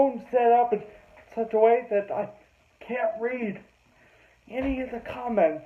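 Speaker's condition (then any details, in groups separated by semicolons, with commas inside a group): Cerebral palsy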